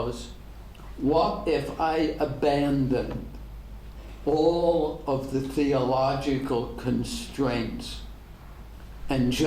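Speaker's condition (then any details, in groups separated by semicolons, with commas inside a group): ALS; degenerative; diagnosed ten years ago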